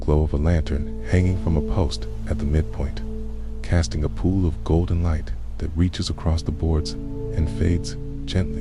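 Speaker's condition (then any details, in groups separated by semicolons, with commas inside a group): No condition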